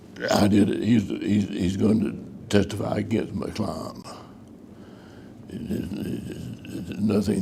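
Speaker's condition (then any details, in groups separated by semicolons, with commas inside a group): Parkinson's disease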